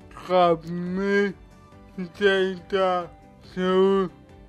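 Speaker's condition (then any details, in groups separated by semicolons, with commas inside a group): Cerebral palsy; cerebral palsy since birth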